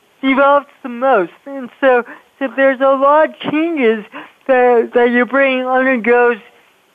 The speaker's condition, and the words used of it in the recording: Cerebral palsy. I disclosed that I had cerebral palsy, so it impacts my ability to move around, to speak, and I'm also partially deaf in my